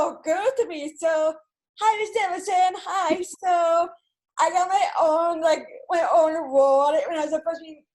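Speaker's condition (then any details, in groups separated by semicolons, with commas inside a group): Cerebral palsy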